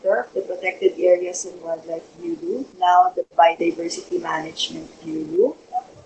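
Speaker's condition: No condition

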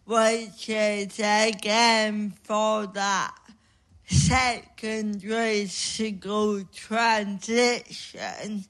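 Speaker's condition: Cerebral palsy; since childhood

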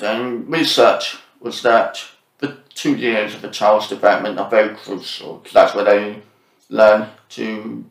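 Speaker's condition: Profound deafness with cochlear implants, born profoundly deaf, cochlear implants; hears about 60% of speech

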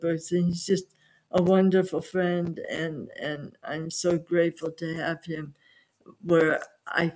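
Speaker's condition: Aphasia; worse when overly tired

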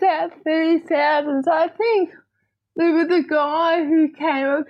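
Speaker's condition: Cerebral palsy, diplegia; spastic diplegia, both legs, hands mildly, Botox from diagnosis, cast once age seven, no surgery; speech a bit odd, had speech therapy

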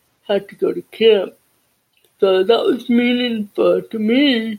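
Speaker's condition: Cerebral palsy and deafness

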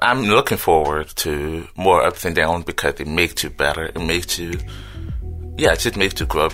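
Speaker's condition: Hearing loss with cochlear implant; uses cochlear implant, may not pick up everything, needs good speaker to feel vibration

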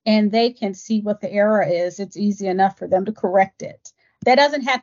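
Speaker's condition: No condition

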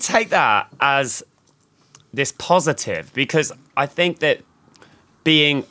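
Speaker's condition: No condition

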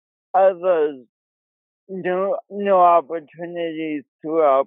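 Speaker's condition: Cerebral palsy; started at Sioux Falls YMCA

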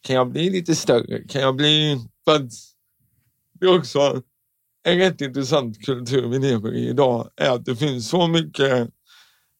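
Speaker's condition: Cerebral palsy; tongue fully stiff in childhood, childhood speech therapy, s-sounds through nose, speech impediment, sounds different

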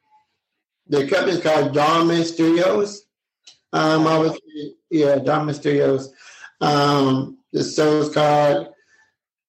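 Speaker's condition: Down syndrome

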